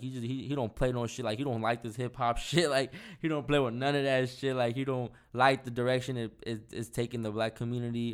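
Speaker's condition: Stuttering; stuttering noted by others, previously talked too fast, hard for others to understand; stuttering much reduced after about two months of podcasting; consciously slowed rate, earlier speech sounded run together, voice calmer when recording; repeated sounds

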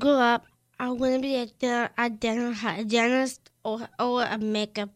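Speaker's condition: Down syndrome; extra 21st chromosome, present from conception; 15 years old

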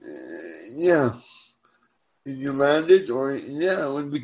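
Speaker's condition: Cerebral palsy; uses wheelchair for mobility

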